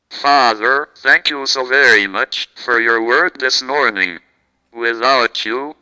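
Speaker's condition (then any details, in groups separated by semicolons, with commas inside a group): Cerebral palsy, speech-generating device; never knew what it was like to talk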